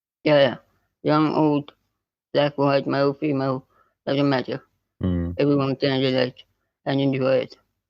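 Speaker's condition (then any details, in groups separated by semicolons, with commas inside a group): Spinal muscular atrophy type 2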